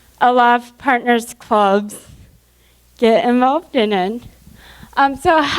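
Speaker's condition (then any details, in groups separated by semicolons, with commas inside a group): Cerebral palsy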